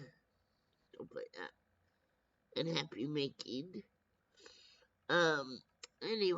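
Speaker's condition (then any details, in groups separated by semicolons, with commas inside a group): Brain injury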